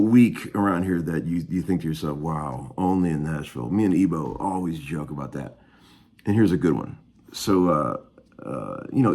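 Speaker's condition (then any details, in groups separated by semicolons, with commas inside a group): No condition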